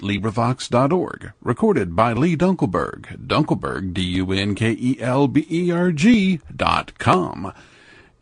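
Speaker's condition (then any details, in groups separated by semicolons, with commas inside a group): No condition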